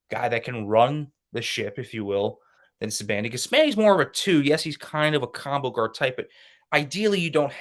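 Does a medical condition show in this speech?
No.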